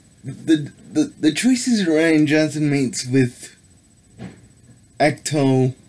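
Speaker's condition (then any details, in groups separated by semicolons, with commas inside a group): Cerebral palsy; affects all muscles; able to speak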